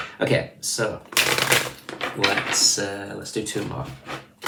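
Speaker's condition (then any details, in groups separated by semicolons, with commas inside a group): No condition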